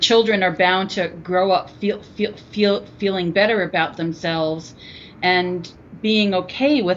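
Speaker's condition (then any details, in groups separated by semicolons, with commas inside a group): Stuttering; stuttering since age 5, persisting into adulthood; still stuttering as adult; formerly avoided speaking situations, speechless at first self-help group meeting, said name and stutter by fourth or fifth; repeated sounds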